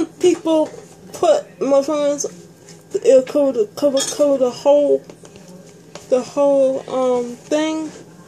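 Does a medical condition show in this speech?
Yes: speech impairment.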